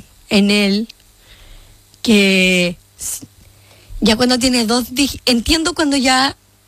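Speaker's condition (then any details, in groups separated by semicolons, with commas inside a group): Down syndrome; intellectual disability, mother prioritized leisure over therapy; 30 years old; speaks well and clearly per host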